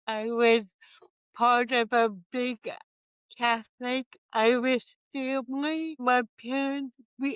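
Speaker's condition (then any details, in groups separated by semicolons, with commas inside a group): Cerebral palsy; present from birth, initially mild; lost ability to walk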